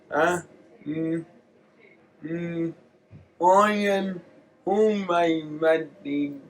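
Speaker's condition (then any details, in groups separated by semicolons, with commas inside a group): Cerebral palsy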